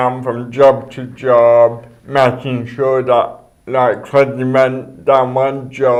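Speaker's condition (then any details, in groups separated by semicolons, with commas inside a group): Cerebral palsy; speech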